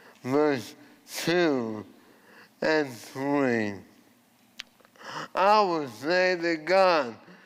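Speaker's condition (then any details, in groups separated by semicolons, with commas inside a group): ALS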